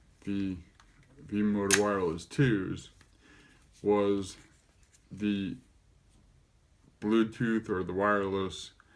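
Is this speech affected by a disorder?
Yes: cerebral palsy; affects gait and walking.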